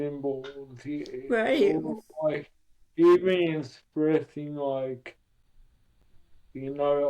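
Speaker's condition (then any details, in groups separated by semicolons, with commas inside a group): Cerebral palsy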